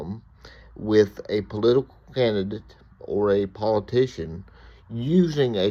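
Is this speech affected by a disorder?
Yes: cerebral palsy; reports speaking clearly.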